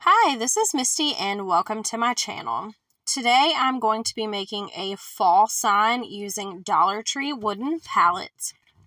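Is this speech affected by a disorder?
No.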